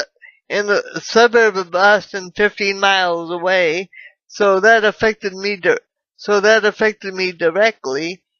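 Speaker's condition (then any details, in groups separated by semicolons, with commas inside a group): Cerebral palsy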